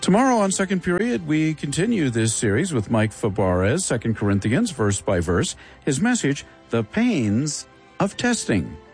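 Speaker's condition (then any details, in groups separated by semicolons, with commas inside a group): No condition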